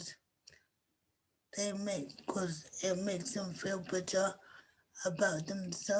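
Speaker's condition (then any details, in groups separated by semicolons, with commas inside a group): Cerebral palsy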